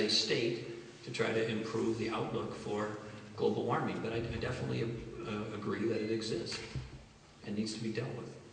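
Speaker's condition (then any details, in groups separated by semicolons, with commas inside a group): No condition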